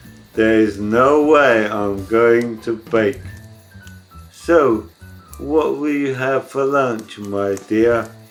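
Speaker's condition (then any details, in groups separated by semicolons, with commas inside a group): ALS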